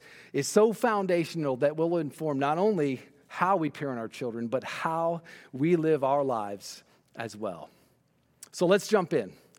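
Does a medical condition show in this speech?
No.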